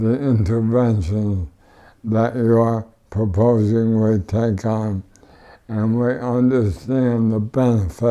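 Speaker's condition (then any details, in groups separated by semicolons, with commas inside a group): ALS; tracheotomy, wheelchair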